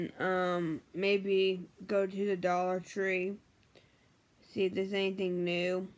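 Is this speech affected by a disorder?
Yes: brain injury; memory problems.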